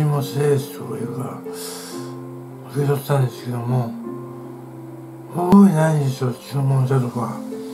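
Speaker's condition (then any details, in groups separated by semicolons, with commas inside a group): Tongue cancer, partial glossectomy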